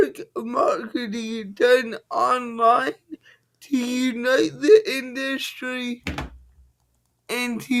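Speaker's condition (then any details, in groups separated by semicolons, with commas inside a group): Cerebral palsy; from birth, affects walking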